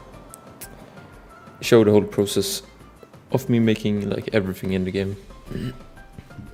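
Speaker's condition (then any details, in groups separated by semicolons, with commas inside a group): No condition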